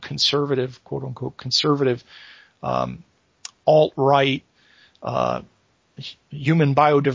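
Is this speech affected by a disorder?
No.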